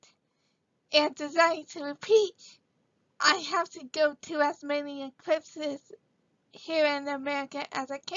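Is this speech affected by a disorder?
Yes: cerebral palsy.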